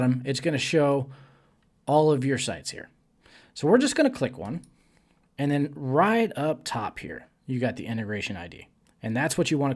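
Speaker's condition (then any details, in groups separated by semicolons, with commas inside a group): No condition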